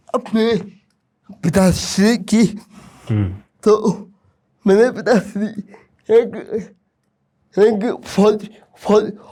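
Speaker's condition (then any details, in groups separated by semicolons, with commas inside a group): Cerebral palsy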